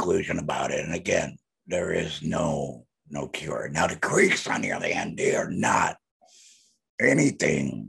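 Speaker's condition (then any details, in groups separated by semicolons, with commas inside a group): Laryngectomy, voice prosthesis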